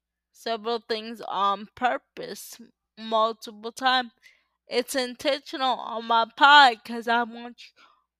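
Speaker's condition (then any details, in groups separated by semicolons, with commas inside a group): Cerebral palsy; uses power wheelchair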